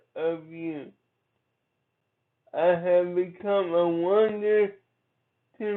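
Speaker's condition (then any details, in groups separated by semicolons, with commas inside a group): Cerebral palsy; from birth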